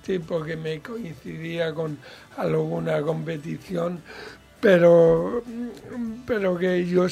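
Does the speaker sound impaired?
Yes: cerebral palsy, mild.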